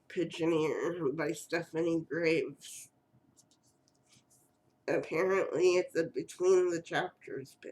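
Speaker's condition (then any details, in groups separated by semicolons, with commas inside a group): Cerebral palsy; first word not said quite right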